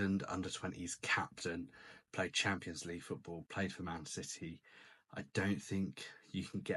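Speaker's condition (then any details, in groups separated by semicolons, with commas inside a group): No condition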